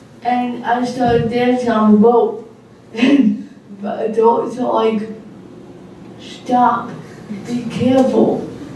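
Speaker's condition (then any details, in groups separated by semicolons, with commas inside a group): Cerebral palsy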